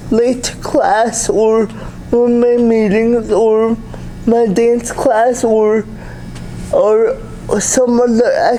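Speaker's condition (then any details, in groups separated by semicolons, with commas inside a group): Cerebral palsy; able to speak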